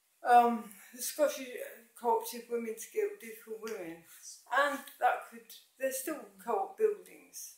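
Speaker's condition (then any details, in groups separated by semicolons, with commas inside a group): MND, mild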